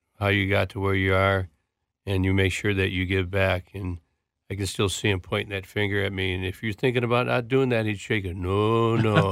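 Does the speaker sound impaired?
Yes: Parkinson's disease; left hand clutching years before diagnosis, anxiety-triggered tremor, movement and coordination affected, diagnosed within two days via Peter Secchia; four years since diagnosis, movement specialist, speech therapy, Big and Loud therapy for movement, posture, voice; speech tough, learned voice correction in Big and Loud therapy.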